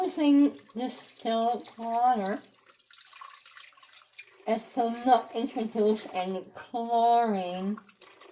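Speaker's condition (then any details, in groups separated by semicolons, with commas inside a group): Head and neck cancer; tracheostomy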